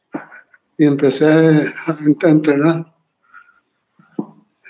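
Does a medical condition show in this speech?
Yes: Parkinson's disease; onset around age 29, 23 years since onset; visible tremor, involuntary movements during recording.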